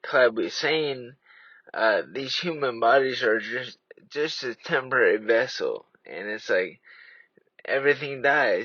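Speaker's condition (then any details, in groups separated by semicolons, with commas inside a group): Traumatic brain injury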